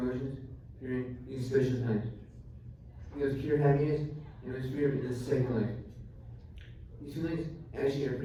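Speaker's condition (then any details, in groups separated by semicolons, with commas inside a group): Traumatic brain injury; climbing accident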